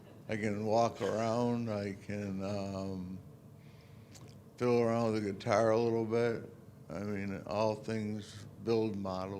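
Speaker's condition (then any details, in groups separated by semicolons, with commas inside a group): Parkinson's disease; deep brain stimulation surgery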